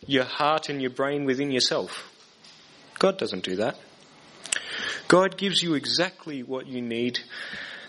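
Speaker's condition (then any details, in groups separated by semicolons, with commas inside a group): No condition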